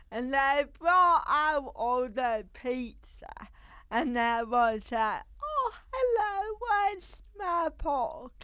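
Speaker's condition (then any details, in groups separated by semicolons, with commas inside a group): Cerebral palsy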